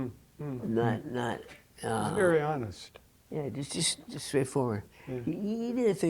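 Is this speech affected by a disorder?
Yes: Parkinson's disease; high fall risk, trips over own feet.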